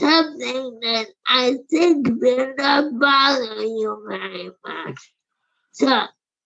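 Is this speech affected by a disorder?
Yes: primary lateral sclerosis; slurred speech, swallowing difficulty at first exam by Dr. Levitz, Lehigh Neurology, speech later forced quitting.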